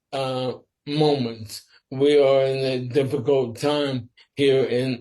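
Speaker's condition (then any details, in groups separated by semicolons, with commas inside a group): Sporadic ALS; must speak slower and carefully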